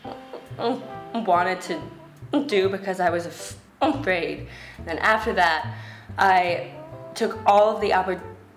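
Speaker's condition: Stutter; stutter since childhood, avoided oral communication in earlier life; speaks with audible stutter in this recording; often stutters over own name, listeners think name forgotten, listeners may need time to adjust; repeated sounds

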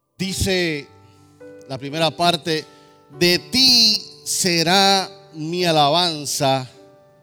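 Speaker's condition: No condition

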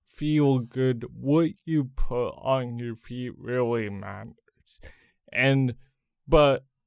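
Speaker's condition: Cerebral palsy; congenital, did not walk until age three, runs competitively, first Nike professional runner with cerebral palsy

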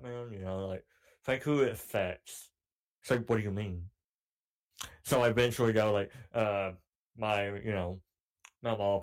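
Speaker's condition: Cleft palate; cleft palate since childhood

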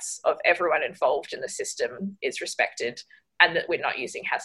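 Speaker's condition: No condition

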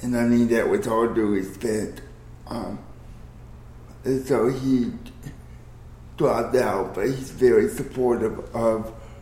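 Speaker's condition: Cerebral palsy

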